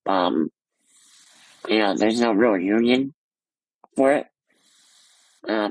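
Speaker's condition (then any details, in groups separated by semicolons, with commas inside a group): Muscular dystrophy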